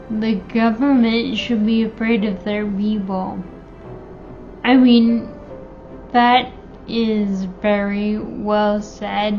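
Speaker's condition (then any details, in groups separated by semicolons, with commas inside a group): Friedreich's ataxia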